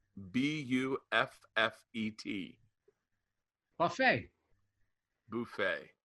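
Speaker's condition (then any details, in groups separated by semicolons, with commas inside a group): No condition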